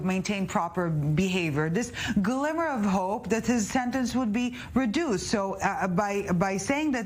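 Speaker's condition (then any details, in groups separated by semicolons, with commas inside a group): No condition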